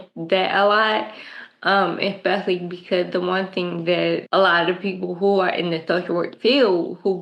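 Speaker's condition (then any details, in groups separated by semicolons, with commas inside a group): Cerebral palsy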